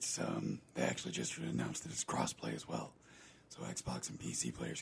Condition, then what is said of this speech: Vocal cord paralysis. Well, first, explain why my voice sounds like this.